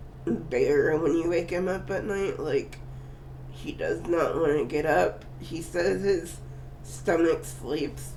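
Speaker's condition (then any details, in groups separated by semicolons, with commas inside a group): Cerebral palsy; first word not said quite right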